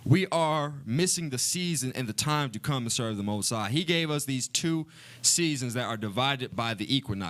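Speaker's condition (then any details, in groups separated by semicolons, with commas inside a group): No condition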